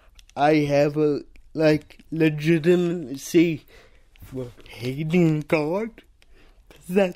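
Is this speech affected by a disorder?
Yes: cerebral palsy; says cannot do voices.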